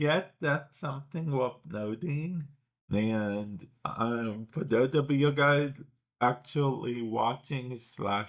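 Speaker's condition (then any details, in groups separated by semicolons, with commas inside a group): Cerebral palsy; speech intermittently affected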